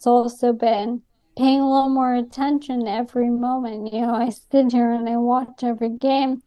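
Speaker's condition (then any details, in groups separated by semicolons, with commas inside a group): ALS; speech affected by ALS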